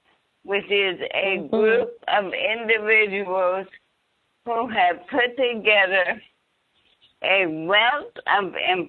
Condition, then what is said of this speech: ALS (motor neuron disease). I asked Larry to join us because my voice has been affected, and he can fill in the details of the early symptom.